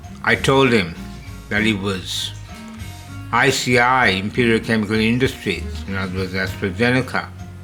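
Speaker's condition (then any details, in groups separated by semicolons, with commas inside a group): Slurred speech from poisoning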